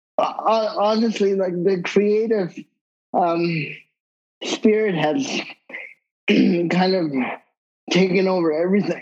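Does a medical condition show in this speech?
Yes: cerebral palsy; wheelchair user.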